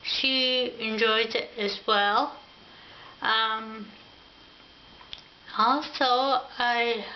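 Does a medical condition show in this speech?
Yes: ataxia.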